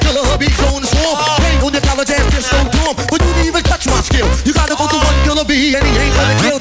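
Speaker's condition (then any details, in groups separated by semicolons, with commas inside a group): No condition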